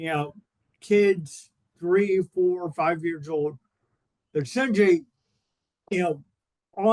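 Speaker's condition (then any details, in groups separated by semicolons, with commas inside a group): Cerebral palsy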